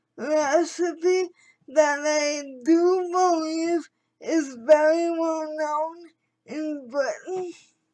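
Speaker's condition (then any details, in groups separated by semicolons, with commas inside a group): Cerebral palsy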